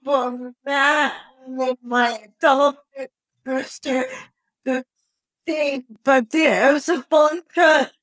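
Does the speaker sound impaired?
Yes: cerebral palsy; born premature at about 3 pounds, brain freeze at 3 days old, wheelchair user, physical therapy; could not speak early, no babbling, went straight to 4-year-old vocabulary, speech therapy in public school.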